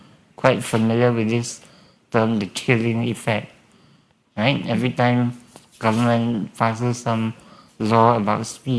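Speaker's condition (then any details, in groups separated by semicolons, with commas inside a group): Spinal muscular atrophy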